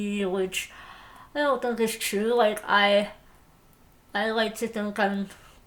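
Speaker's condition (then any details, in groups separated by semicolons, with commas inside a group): Moebius syndrome; muscle transplant surgery ages 6 and 7, bilateral smile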